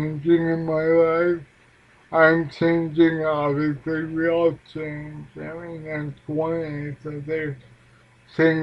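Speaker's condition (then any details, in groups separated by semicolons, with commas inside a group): Cerebral palsy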